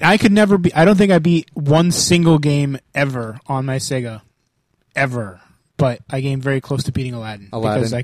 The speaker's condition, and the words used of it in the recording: No condition.